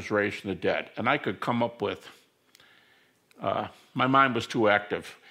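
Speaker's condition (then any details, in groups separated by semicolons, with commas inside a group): No condition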